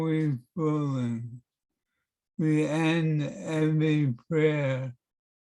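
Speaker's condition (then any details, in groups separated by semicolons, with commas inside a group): Parkinson's; affects handwriting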